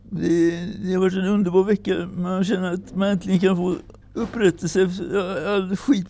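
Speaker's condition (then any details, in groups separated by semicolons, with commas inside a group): Atypical Parkinson's; very rare severe form, began with finger tremors, sudden freezing of hand movement, walks with crutches; bad days: needs help with medication, dressing, toileting, goes stiff, sometimes cannot rise from bed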